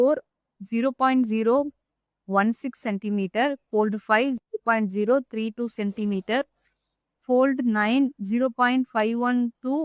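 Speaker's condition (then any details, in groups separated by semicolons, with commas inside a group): No condition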